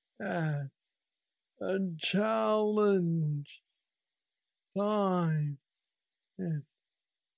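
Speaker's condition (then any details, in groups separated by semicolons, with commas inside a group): Parkinson's disease; still progressing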